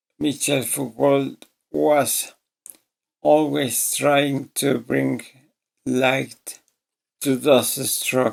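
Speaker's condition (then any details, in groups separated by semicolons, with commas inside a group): ALS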